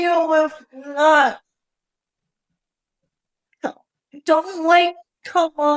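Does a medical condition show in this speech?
Yes: cerebral palsy; wheelchair.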